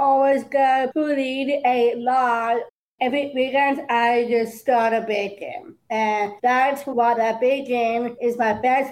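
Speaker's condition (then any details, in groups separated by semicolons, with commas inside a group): Down syndrome; Down syndrome since birth; early 30s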